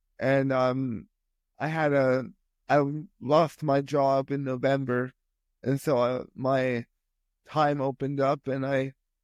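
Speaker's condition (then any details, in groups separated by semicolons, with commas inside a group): Spastic quadriplegic cerebral palsy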